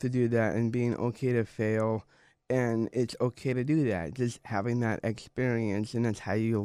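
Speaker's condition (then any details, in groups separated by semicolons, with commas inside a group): Down syndrome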